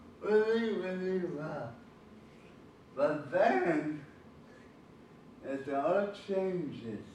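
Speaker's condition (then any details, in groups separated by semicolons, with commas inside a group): Cerebral palsy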